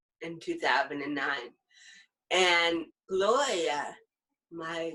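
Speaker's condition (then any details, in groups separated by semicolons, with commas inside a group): Cerebral palsy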